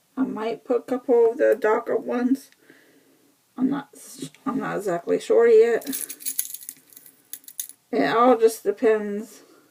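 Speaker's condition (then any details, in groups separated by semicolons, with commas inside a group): Cerebral palsy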